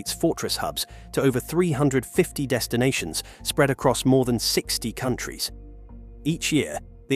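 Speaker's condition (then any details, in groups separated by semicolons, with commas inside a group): No condition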